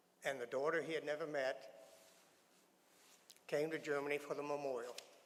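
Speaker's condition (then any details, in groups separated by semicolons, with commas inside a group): No condition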